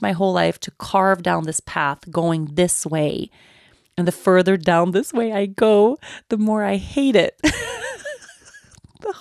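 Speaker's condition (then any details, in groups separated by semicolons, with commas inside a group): No condition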